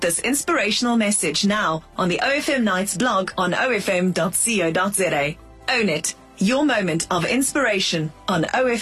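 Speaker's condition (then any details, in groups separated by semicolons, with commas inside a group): No condition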